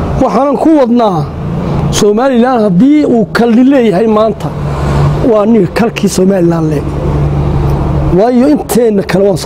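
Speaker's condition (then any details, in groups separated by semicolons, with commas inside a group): No condition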